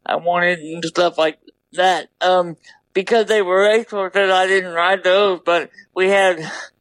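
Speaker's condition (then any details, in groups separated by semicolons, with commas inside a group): Double hemiplegia cerebral palsy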